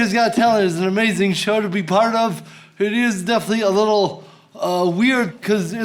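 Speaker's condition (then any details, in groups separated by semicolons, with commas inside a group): Cerebral palsy; spastic hemiplegic form, limited one arm use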